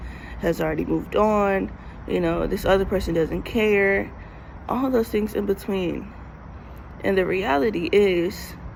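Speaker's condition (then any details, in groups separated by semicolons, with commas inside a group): No condition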